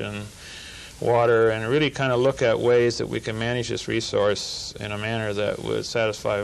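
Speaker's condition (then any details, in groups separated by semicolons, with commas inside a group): No condition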